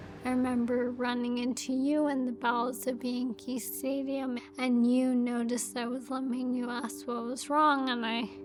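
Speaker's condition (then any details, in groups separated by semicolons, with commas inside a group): ALS; progressive motor neuron loss, non-genetic form; voice weakening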